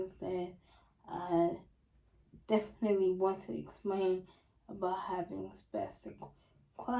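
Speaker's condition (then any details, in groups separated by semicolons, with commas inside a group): Spastic quadriplegic cerebral palsy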